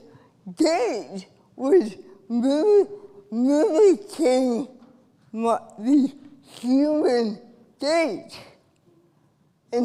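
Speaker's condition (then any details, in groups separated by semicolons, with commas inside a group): Cerebral palsy; from birth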